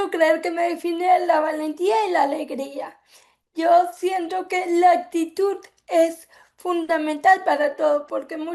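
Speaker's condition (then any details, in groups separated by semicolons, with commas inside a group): Cerebral palsy; affects speech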